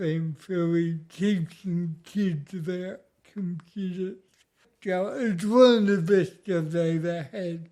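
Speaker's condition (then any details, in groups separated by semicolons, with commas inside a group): Cerebral palsy; speech noticeably affected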